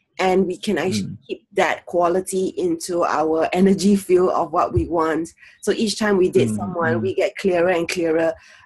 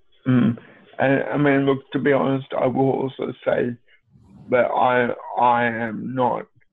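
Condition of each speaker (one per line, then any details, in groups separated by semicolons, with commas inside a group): No condition
Cerebral palsy; since birth, fully reliant on electric wheelchair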